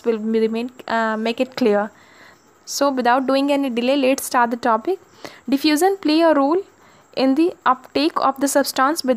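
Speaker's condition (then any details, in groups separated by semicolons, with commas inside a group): No condition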